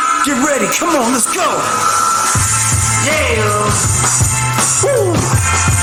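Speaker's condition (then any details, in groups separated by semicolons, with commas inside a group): No condition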